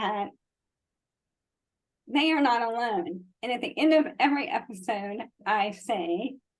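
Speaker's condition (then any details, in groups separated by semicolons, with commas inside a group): ALS; slow progressing form; 15 years since onset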